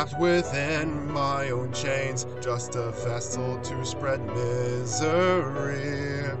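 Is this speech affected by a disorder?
No.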